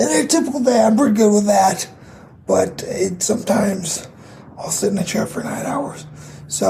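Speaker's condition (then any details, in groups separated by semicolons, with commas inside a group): Cerebral palsy; voice audibly affected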